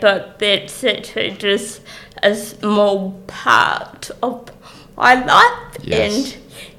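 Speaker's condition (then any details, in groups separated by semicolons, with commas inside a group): Cerebral palsy; speech obviously affected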